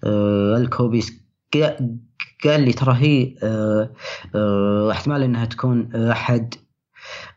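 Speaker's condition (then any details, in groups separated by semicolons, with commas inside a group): Stuttering; stutter from about age 10, mild then worsening, obstacle by 15, later stuttering control program; worst period of stutter currently, stutter increased, anxiety disorder treated at psychiatric clinic; stutter greatly controlled after program, now increased again, hardest in meetings and work communication; blocks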